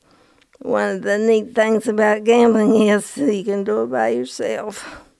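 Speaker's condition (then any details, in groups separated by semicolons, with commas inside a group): Parkinson's disease; onset early 50s, first full-body tremor with fall, Requip for years, symptom-free, dose increased; taken off Requip, tremors much worse, trouble walking, recently got cane, uses walker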